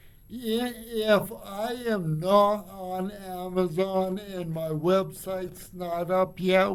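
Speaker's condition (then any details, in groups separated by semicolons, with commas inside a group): Cerebral palsy; from birth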